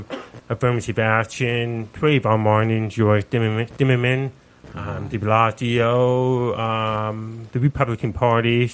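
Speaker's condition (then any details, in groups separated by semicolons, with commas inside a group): Profound deafness, deaf accent, sensorineural hearing loss; born profoundly deaf, cochlear implant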